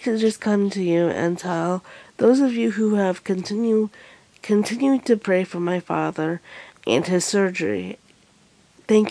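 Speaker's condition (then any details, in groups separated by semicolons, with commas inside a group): Cerebral palsy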